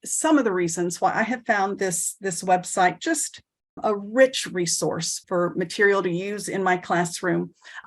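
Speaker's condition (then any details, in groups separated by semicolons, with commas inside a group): No condition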